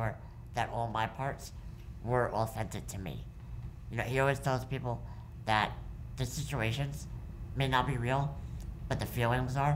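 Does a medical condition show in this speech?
Yes: muscular dystrophy; present from birth.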